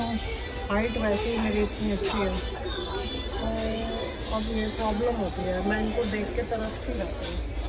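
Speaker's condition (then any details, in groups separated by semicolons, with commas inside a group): No condition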